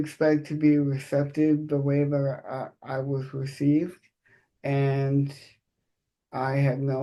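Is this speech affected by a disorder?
Yes: cerebral palsy; from birth, surgeries.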